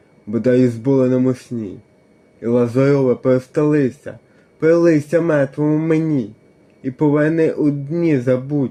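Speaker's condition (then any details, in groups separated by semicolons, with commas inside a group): Cerebral palsy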